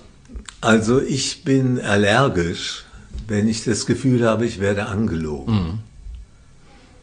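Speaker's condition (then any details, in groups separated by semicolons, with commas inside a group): Parkinson's disease; symptoms barely noticeable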